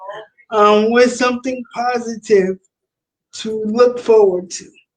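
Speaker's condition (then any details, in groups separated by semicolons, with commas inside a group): Cerebral palsy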